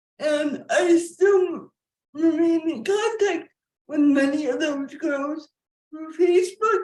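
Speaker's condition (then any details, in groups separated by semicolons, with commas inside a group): Cerebral palsy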